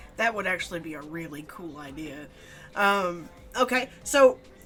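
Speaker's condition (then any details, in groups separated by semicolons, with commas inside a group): No condition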